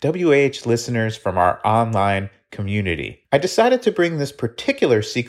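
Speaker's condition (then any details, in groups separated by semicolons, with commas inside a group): No condition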